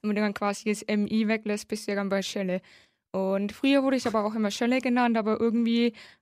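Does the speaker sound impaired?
Yes: hard of hearing since birth, congenital, cochlear implant, severe.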